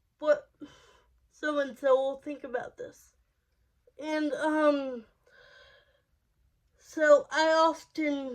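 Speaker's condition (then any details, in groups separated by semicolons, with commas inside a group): Cerebral palsy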